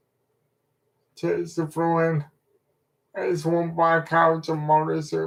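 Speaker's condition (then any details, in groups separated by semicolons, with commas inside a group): Cerebral palsy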